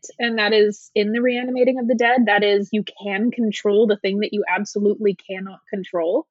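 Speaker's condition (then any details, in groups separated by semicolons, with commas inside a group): No condition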